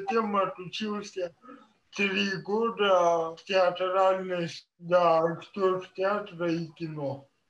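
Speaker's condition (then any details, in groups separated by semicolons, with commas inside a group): Cerebral palsy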